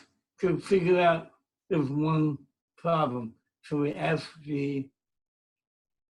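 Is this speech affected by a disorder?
Yes: cerebral palsy; speech impediment.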